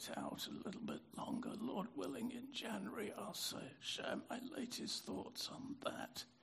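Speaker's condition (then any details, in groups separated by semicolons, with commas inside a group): Spasmodic dysphonia; spastic dysphonia, spasmodic dystonia subtype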